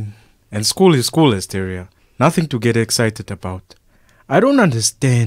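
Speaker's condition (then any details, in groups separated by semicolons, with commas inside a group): No condition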